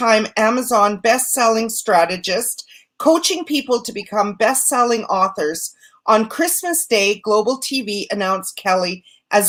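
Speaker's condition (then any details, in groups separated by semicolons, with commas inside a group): No condition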